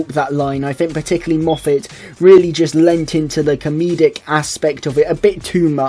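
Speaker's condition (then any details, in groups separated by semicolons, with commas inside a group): No condition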